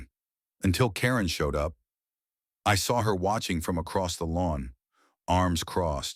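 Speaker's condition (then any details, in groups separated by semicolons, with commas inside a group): No condition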